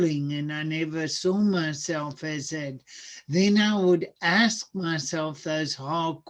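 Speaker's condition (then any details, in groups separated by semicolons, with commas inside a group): Cerebral palsy; speech sounds atypical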